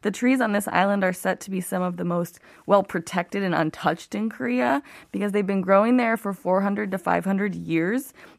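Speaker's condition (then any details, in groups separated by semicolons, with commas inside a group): No condition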